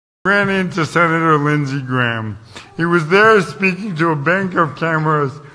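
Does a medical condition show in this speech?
Yes: ALS; described as fatal.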